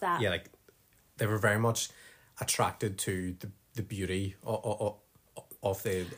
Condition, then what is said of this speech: Stuttering. Well, I think with the length of her surname, the fact that her surname is French, and I've got a stammer, no.